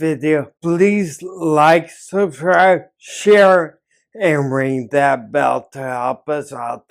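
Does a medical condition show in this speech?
Yes: ataxia.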